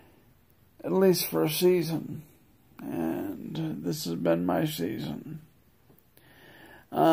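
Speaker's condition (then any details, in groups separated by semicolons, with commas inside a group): Multiple sclerosis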